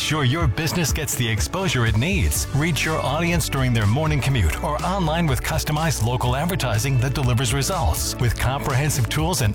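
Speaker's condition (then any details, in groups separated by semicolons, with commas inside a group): No condition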